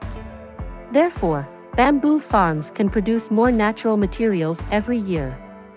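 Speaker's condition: No condition

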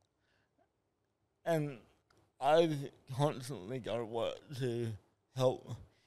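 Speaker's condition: Spastic cerebral palsy; spastic type from birth, 37 minutes without breath, brain damage, tight muscles, involuntary movements, poor balance; adult, constant pain, major fatigue, 200-300% extra energy use, slow writing and typing, sought therapy; predicted never to walk or talk, prediction proved wrong

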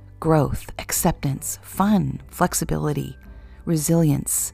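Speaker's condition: No condition

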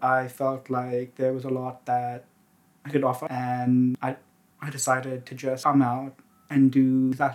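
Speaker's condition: Stutter; onset at age 3; prolonged sounds

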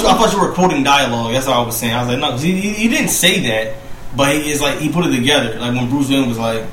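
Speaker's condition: No condition

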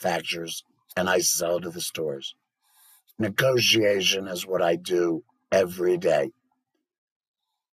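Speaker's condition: Laryngectomy; larynx removed 2019, stoma, Shiley trach tube after surgery, secondary voice prosthesis 7 months later at another hospital; speaks with voice prosthesis, no natural voice; electrolarynx hard to use and not understood by others, including on phone

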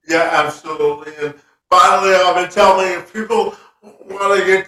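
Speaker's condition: Cerebral palsy

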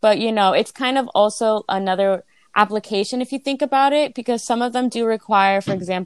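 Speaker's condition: No condition

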